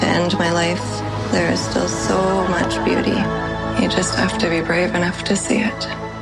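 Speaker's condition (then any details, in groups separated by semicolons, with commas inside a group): No condition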